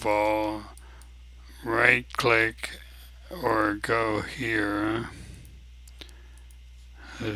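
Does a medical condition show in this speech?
Yes: ALS; abnormally slow voice.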